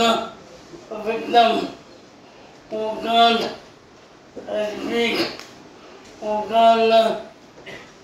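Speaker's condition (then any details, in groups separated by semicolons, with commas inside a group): Cerebral palsy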